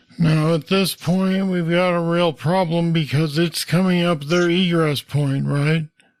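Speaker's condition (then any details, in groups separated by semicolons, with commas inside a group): Parkinson's disease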